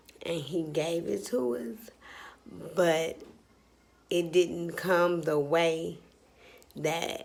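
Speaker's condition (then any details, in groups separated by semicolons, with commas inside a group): Cerebral palsy, spastic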